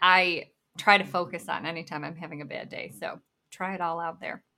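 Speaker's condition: Bilateral cleft lip and palate; congenital

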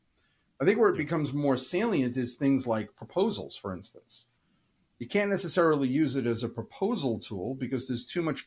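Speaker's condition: No condition

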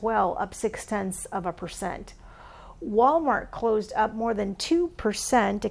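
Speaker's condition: No condition

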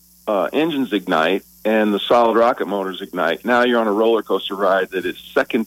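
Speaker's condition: No condition

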